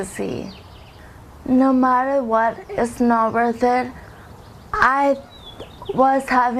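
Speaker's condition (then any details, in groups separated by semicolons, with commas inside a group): Drug-related disability, slow speech; caused by ecstasy ingestion, lifelong; two years in rehab, cannot dance or run; slow speech, problems speaking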